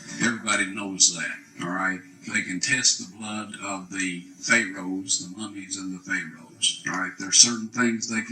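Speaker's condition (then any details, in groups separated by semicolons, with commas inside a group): No condition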